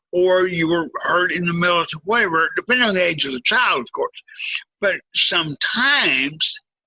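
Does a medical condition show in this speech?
Yes: cerebral palsy; from birth, quadriplegic, lifelong wheelchair user.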